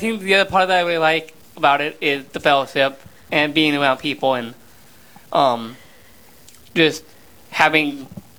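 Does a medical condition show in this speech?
Yes: Down syndrome; 32 years old.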